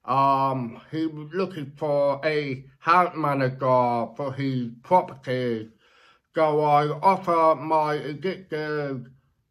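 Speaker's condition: Deafness, born deaf; very clear per host, sounds like late-deafened speaker, captions offered in case unclear

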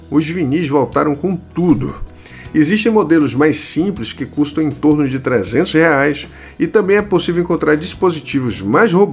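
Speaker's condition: No condition

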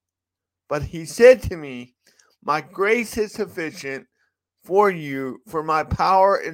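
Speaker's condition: Cerebral palsy; walks with a limp

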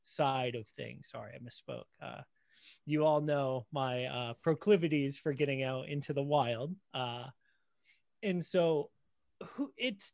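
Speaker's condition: No condition

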